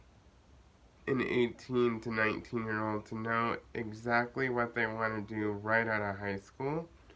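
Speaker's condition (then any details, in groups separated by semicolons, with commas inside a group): Cerebral palsy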